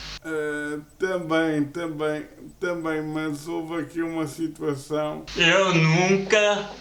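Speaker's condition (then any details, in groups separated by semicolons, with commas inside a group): Cerebral palsy; uses a wheelchair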